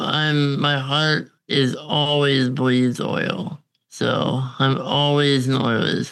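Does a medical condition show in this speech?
Yes: congenital muscular dystrophy; diagnosed at 6 months, chronically physically disabled, doctor predicted inability to thrive; uses ventilator, goes out downtown independently with ventilator.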